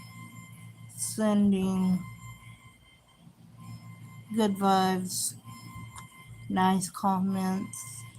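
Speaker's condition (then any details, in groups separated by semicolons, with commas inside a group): Cerebral palsy; head often turned sideways; recovering from femur surgery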